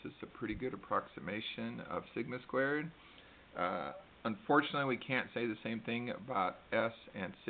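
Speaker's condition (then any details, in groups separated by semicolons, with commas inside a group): No condition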